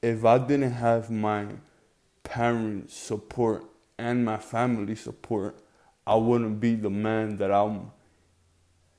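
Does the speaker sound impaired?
Yes: cerebral palsy; present from birth.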